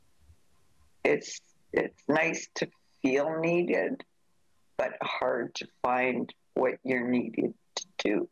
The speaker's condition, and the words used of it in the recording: Aphasia. The thoughts just don't go to your mouth quick enough.